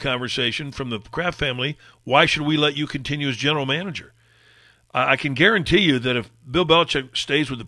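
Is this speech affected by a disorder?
No.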